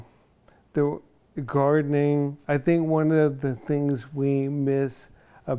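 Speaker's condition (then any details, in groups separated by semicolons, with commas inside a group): ALS; onset in one foot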